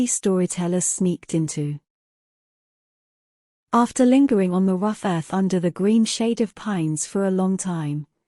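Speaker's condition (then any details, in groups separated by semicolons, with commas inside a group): No condition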